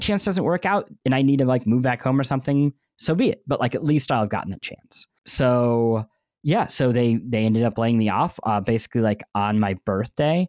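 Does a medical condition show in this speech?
Yes: cleft lip and palate; bandaged.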